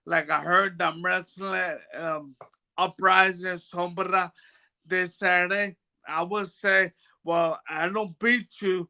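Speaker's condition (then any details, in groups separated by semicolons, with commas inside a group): Brain bruising; speech bad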